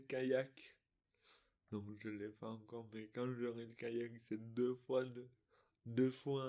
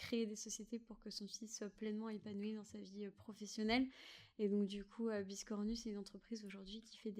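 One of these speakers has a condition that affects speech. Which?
The first: dystonia; affects motor control and speech, since birth; articulation difficulties.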